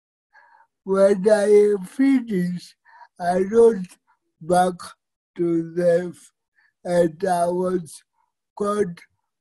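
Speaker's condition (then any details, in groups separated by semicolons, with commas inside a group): Cerebral palsy; fine motor skill challenges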